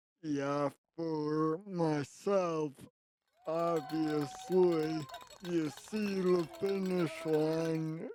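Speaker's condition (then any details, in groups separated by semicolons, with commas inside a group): Traumatic brain injury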